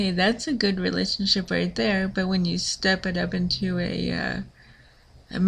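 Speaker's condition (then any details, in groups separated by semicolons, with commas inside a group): Cerebral palsy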